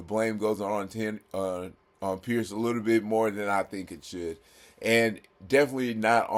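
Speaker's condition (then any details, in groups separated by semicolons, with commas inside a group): No condition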